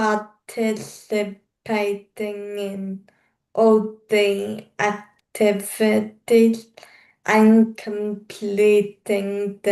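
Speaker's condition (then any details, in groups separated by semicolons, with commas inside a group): Cerebral palsy; slower speaking pace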